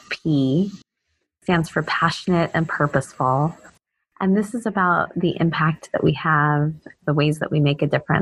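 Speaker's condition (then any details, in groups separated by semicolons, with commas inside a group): No condition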